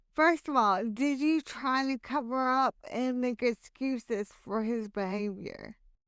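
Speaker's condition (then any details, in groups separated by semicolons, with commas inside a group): Hemiplegic cerebral palsy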